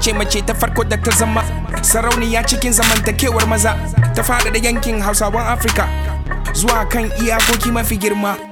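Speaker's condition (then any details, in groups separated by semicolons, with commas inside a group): No condition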